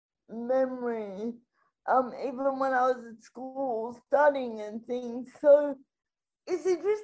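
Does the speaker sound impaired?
Yes: spastic quadriplegic cerebral palsy; from being born three months premature, full-time electric wheelchair user; affects all of daily life, requires support with every aspect of daily life.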